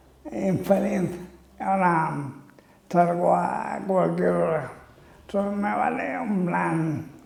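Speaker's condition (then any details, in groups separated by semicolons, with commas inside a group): Amyotrophic lateral sclerosis (ela)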